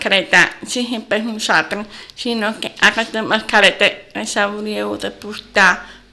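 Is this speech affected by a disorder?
Yes: deafness from birth, congenital; communicates by lip reading since always; others' face masks block lip reading, needs people to lower masks; intonation different from hearing speakers, may not be understood well, host finds speech understandable.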